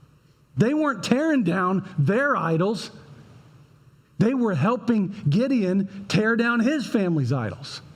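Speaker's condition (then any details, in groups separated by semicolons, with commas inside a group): No condition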